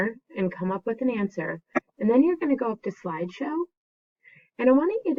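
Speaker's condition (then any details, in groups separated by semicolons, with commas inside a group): No condition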